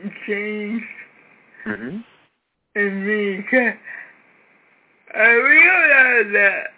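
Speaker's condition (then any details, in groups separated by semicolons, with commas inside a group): Cerebral palsy; severe cerebral palsy from birth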